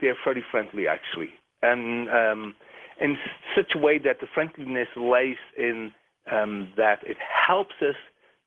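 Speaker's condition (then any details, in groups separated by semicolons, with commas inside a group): No condition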